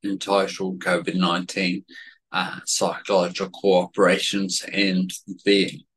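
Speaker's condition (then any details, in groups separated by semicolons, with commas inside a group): Cerebellar atrophy, genetic; affects speech and balance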